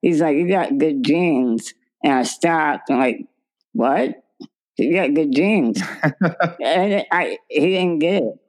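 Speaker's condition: Spinal muscular atrophy; progressive muscle weakness, wheelchair user, told was dead 14 years ago

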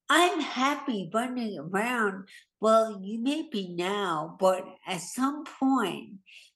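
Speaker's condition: Hemorrhagic stroke; more than a year after stroke

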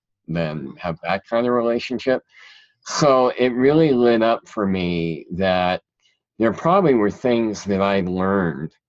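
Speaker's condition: Cleft palate; talked funny as a child

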